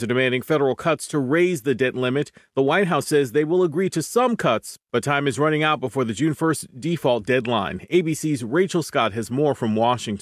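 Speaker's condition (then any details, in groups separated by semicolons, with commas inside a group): No condition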